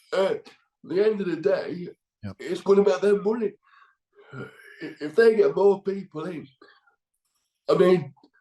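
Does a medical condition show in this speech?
Yes: cerebral palsy.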